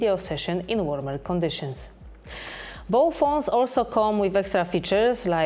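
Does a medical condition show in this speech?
No.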